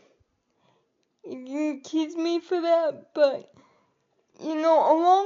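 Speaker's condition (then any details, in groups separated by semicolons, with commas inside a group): Cerebral palsy; able to articulate and speak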